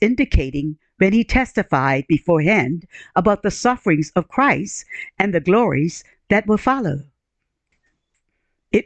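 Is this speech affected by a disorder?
No.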